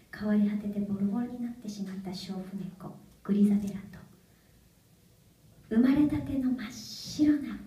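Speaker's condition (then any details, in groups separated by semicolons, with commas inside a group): No condition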